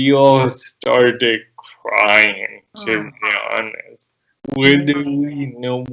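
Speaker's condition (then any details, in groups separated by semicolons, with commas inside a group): Cerebral palsy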